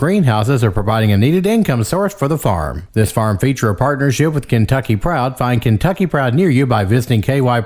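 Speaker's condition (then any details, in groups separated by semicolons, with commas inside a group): No condition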